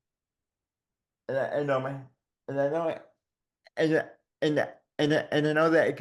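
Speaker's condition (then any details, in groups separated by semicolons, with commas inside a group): Dystonia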